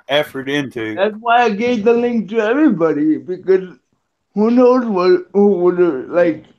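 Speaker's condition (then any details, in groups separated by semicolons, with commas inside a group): Cerebral palsy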